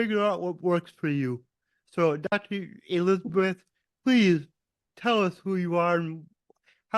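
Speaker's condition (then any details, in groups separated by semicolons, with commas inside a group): Cerebral palsy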